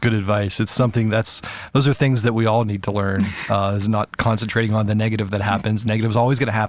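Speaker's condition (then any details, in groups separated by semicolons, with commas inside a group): No condition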